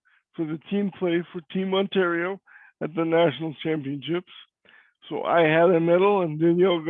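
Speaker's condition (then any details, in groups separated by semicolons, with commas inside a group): Cerebral palsy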